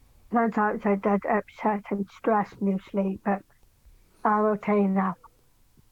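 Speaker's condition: Down syndrome; extra chromosome, learning disabilities, hearing difficulties, deaf in one ear, difficulty concentrating

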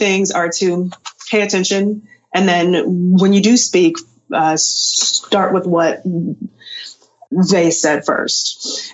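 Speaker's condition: Stuttering; stuttering since around age 3; prolonged sounds

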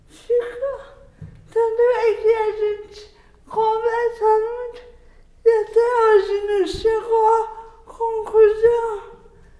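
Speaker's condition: Cerebral palsy; dictates texts for another person to write down

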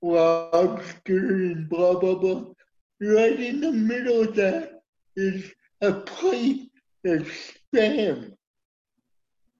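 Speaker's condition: Cerebral palsy; uses wheelchair

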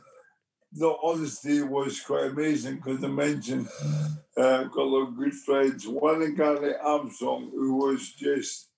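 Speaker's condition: Motor neurone disease; arm weakness

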